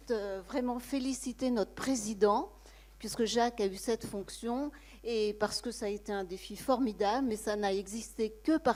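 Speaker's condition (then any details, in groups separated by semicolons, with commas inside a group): No condition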